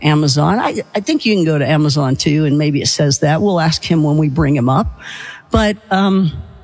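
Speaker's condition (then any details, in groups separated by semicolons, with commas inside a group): No condition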